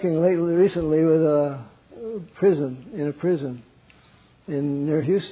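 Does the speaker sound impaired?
Yes: Parkinson's; takes cold shower instead of lying awake.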